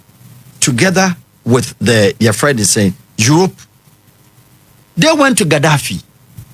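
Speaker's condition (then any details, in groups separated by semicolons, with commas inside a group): No condition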